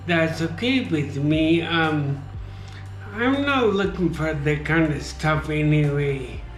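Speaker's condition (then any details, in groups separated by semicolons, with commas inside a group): Traumatic brain injury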